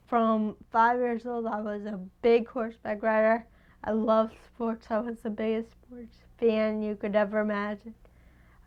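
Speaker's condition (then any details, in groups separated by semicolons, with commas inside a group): Friedreich's ataxia; inherited, progressive neurologic disorder; age about eight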